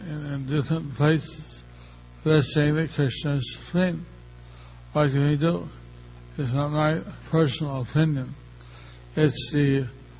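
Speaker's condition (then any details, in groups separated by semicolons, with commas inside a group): Stroke; stroke a little over a year ago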